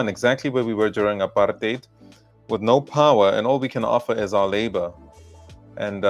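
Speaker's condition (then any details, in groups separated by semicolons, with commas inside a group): No condition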